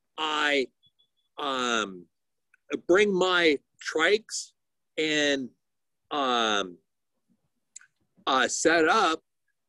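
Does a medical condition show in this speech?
Yes: aphasia; aphasia after stroke, woke with whole right side paralyzed, talking improving each month and year; can talk, loses about half the words in conversation, frequent hesitations; initially no talking, now halting telegraphic speech, many fillers and pauses, missing words.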